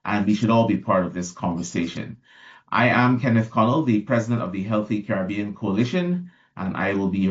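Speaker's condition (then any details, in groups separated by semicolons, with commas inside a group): No condition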